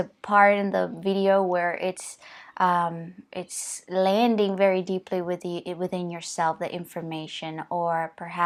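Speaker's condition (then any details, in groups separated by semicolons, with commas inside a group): No condition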